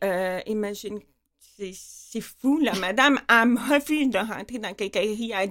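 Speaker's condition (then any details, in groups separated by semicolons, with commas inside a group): Profound deafness with cochlear implant, congenital; born 100% deaf, cochlear implant by Dr. Ferron at Hôtel-Dieu de Québec, cochlear electrodes, external magnet; audiologist adjusts implant every 2 years, lip-reads to confirm, misses fast group talk, phone calls hard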